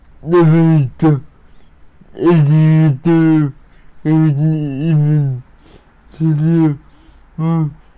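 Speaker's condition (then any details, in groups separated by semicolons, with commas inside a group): Cerebral palsy; severe disability; speech impairment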